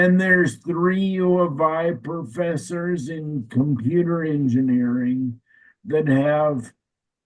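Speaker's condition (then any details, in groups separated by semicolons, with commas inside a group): ALS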